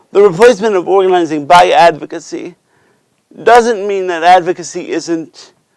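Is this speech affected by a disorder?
Yes: cerebral palsy.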